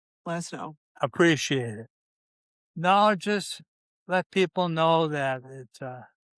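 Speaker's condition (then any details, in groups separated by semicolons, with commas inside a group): ALS, C9 mutation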